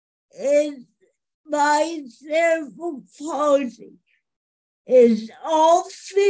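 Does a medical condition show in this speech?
Yes: cerebral palsy.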